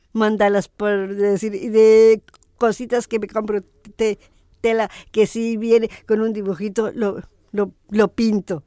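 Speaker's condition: Down syndrome; adult woman

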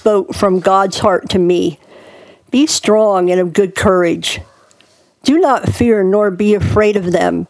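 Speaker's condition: Cleft palate; unable to speak as young child due to palate hole, surgeries gave ability to speak

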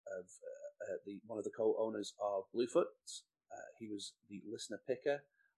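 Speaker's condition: No condition

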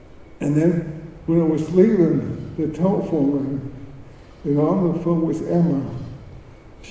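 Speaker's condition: Cerebral palsy; speech

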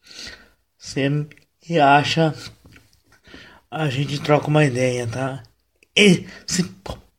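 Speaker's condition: Cerebral palsy, mild; voice mildly affected, occasional voice breaks

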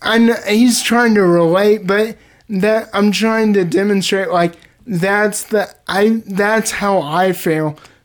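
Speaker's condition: Cerebral palsy, spastic

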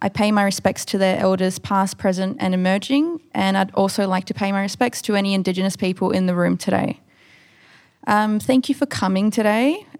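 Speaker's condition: No condition

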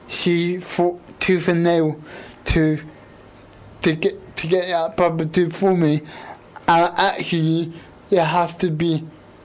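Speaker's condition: Quadriplegic cerebral palsy; age 28

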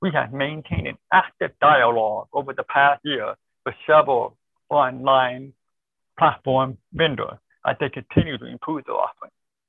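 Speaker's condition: Deafness; born deaf, cochlear implant

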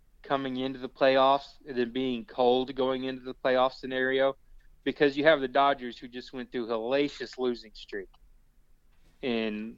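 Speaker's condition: No condition

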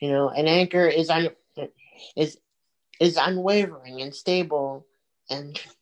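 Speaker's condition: Cerebral palsy; from birth

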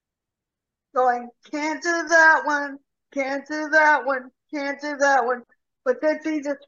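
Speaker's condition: Cerebral palsy; severe rotator cuff tear

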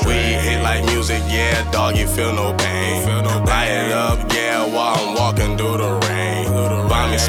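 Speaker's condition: No condition

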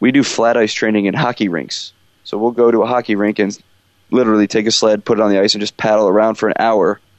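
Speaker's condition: No condition

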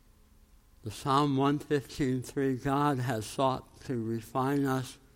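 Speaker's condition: Tongue cancer, jaw reconstruction, osteonecrosis of jaw after radiation; radiation-treated tongue cancer, titanium implants

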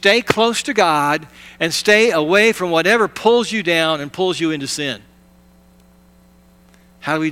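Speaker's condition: No condition

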